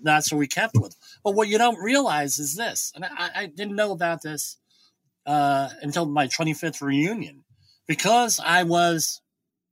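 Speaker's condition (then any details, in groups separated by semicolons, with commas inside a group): Bilateral cleft lip and palate; about nine years of speech therapy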